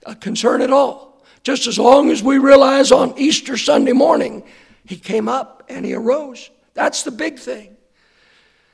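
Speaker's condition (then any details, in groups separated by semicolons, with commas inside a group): Hoarseness after vocal cord surgery; hard to hear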